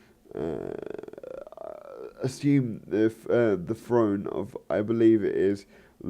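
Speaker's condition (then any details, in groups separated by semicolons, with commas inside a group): Cerebral palsy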